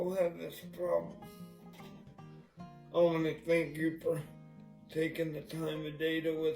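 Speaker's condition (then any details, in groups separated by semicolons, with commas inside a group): Cerebral palsy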